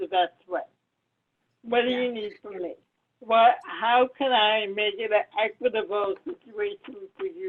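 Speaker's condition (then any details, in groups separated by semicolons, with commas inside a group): Cerebral palsy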